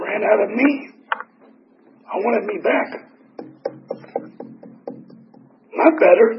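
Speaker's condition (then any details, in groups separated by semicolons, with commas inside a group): Tracheotomy; tracheotomy for 4 years, 8 surgeries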